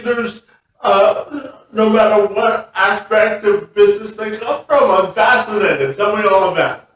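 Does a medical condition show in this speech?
Yes: cerebral palsy, spastic quadriplegia.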